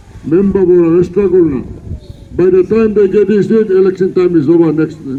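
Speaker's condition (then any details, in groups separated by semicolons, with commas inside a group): No condition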